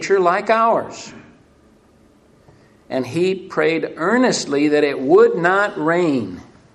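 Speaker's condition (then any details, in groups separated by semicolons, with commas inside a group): No condition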